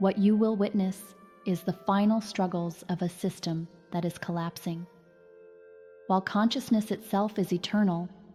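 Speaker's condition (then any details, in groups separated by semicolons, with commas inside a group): No condition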